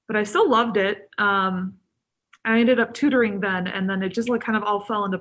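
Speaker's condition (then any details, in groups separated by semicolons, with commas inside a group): No condition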